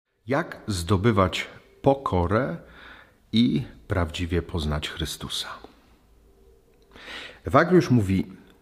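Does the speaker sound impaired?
No.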